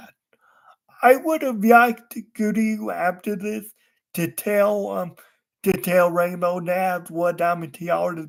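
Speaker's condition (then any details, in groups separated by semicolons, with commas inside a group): Cerebral palsy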